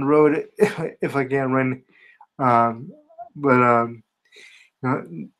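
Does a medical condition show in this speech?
Yes: spastic quadriplegia cerebral palsy.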